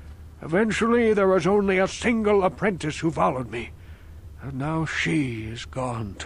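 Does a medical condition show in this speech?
No.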